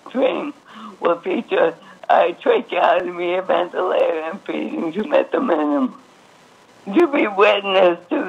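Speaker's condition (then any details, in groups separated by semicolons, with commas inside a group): ALS; all limbs affected except left hand, declined tracheostomy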